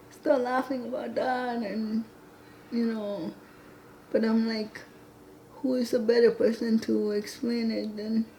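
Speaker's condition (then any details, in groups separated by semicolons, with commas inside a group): Cerebral palsy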